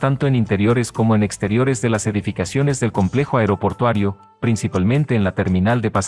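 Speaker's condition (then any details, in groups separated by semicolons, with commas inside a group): No condition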